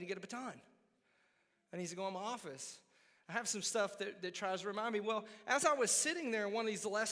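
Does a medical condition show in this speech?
No.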